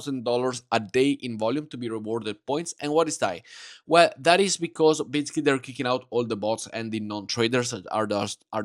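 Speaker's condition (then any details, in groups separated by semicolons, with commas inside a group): No condition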